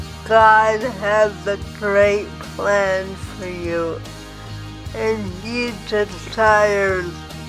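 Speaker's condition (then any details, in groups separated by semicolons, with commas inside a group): Cerebral palsy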